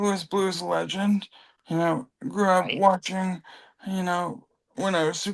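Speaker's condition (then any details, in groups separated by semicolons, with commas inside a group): Cerebral palsy; from birth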